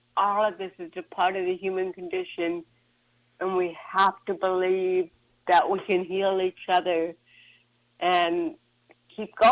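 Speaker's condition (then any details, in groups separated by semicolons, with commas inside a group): Cerebral palsy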